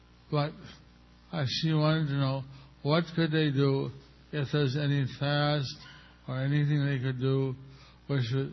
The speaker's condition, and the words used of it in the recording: Stroke. If you have any trouble understanding, tell me and I'll slow down.